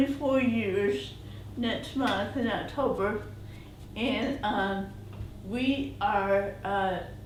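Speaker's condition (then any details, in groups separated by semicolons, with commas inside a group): Cerebral palsy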